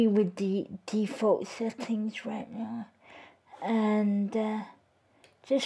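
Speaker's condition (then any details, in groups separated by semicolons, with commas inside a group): Cerebral palsy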